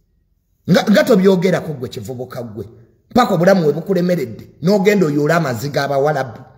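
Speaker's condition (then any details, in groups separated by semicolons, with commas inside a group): No condition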